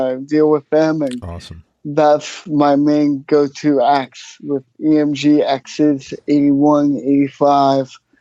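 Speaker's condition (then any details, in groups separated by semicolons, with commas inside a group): Cerebral palsy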